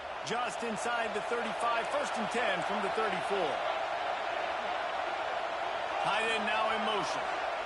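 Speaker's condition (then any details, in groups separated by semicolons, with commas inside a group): No condition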